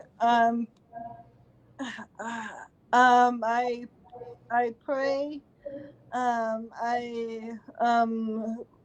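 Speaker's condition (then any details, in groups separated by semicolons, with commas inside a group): Cerebral palsy; present since birth, occupational therapy; talks too fast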